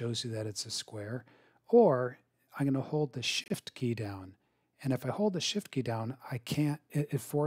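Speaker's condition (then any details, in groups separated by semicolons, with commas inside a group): No condition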